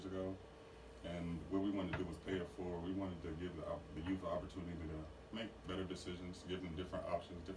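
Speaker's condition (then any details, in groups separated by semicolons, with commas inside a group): No condition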